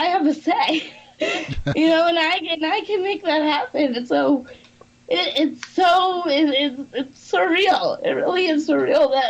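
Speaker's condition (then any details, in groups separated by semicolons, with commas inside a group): Cerebral palsy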